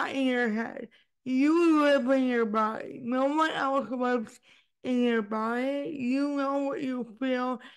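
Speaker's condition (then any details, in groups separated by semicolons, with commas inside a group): Cerebral palsy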